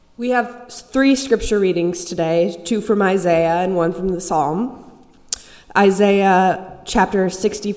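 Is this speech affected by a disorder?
No.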